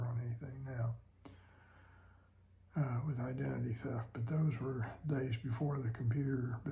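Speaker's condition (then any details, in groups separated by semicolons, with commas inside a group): Parkinson's disease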